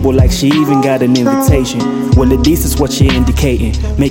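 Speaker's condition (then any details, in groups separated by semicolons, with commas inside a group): No condition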